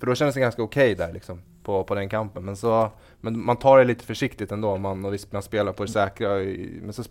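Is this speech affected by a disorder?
No.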